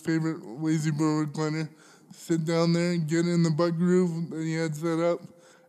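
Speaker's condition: Cerebral palsy; smokes a lot of cannabis

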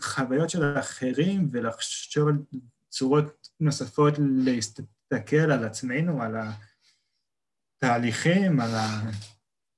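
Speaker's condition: Stuttering; stuttering since young age, previously much more covert; uses word planning and word skipping in stressful situations to keep flow; speech blocks, plans words ahead and skips words under stress; prolonged sounds

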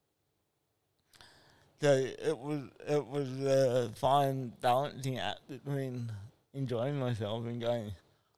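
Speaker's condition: Spastic cerebral palsy; spastic type from birth

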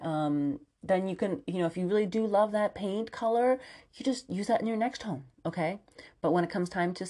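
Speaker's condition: No condition

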